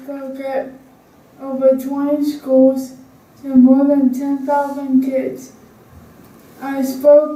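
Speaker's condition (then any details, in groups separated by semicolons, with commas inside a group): Cerebral palsy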